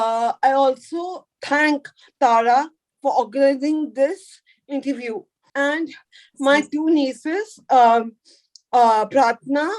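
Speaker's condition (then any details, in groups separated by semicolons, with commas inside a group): Cerebral palsy; floppy limbs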